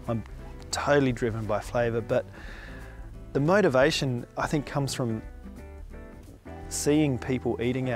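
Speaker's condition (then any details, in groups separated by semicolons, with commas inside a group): No condition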